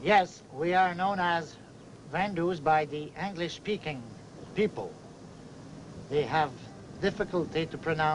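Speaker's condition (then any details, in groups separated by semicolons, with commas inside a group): No condition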